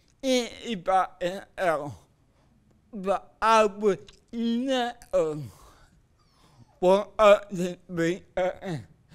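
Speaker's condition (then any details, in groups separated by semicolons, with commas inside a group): Cerebral palsy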